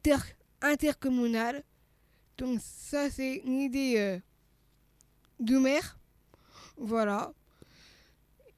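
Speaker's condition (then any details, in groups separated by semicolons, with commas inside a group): Down syndrome (trisomy 21); age 39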